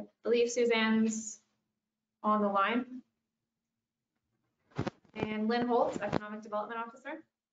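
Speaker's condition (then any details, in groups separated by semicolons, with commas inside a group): No condition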